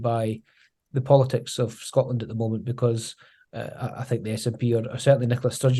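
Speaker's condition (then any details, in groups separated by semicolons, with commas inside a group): No condition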